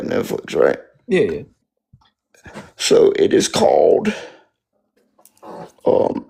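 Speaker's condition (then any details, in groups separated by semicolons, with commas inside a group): Spastic quadriplegic cerebral palsy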